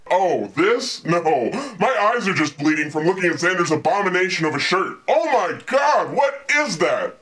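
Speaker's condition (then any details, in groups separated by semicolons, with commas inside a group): No condition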